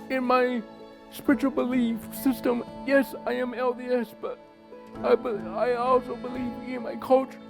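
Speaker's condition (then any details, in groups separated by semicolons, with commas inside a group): Cerebral palsy; uses wheelchair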